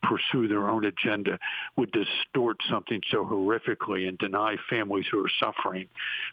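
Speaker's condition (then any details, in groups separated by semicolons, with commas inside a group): No condition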